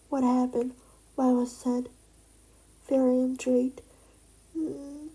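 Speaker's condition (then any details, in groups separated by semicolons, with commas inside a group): Cerebral palsy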